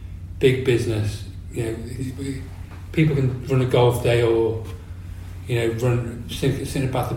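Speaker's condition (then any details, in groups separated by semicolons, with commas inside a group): Parkinson's disease; mumbles a lot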